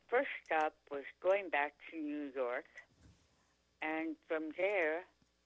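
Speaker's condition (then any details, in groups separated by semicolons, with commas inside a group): Tongue cancer; feeding tube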